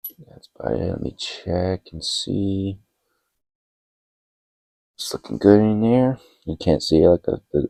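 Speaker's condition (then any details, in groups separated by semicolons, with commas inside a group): No condition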